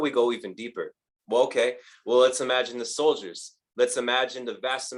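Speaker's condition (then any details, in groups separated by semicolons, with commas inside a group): No condition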